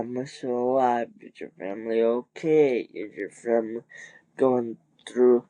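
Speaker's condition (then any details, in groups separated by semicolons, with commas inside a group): Cerebral palsy; wheelchair user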